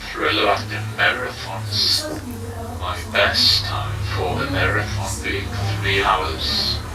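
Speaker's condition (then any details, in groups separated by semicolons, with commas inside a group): Motor neurone disease, speech-generating device; text-to-speech app with banked voice, typing difficult, uses dictation; voice progressively worsening, speech sometimes insufficient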